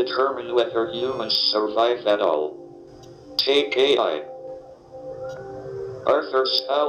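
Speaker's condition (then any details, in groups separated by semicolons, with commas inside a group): ALS, speech-generating device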